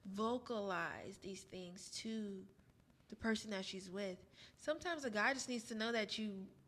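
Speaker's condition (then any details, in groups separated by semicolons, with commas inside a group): No condition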